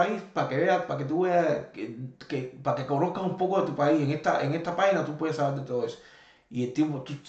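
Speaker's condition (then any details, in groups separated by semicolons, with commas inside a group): No condition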